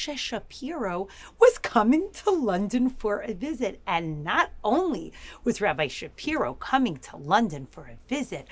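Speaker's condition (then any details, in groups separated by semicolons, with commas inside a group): No condition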